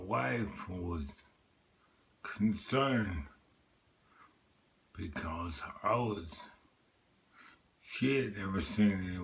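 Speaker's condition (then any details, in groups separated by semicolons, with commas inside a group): Multiple sclerosis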